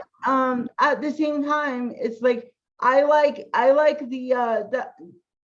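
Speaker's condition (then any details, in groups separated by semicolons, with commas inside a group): Cerebral palsy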